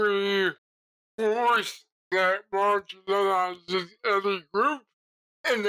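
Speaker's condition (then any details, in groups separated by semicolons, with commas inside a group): Cerebral palsy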